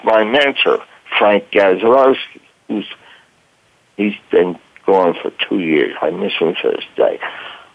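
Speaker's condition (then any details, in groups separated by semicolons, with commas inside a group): Voice box damage from tracheostomy; traumatic brain injury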